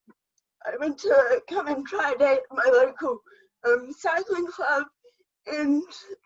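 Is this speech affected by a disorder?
Yes: cerebral palsy; age 22.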